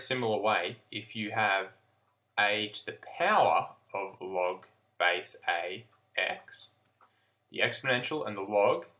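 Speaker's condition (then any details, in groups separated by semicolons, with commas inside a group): No condition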